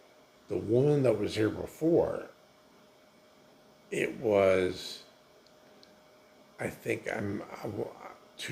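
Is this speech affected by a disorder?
Yes: multiple sclerosis.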